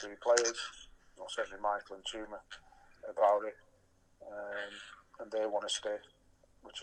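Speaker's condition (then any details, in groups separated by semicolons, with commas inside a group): No condition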